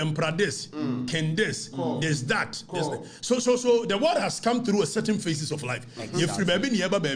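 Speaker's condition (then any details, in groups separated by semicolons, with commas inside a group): No condition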